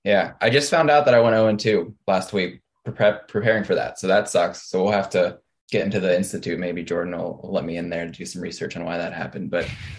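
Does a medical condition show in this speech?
No.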